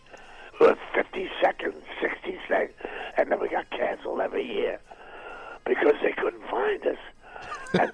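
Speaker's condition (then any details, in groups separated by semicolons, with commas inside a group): Throat cancer, vocal cord removed, partial laryngectomy, right vocal cord removed; vocal surgery removing part of larynx including right vocal cord, now a stump; voice lost after surgery, left cord trained to reach past midline to stump for sound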